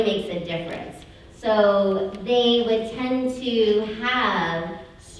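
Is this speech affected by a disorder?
No.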